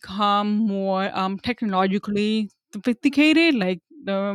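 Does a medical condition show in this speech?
Yes: hearing loss; hearing aid user, same audiologist firm for 25 years; newer hearing aid not self-adjustable, limited digital hearing aid options, audiologist suggested cochlear implant.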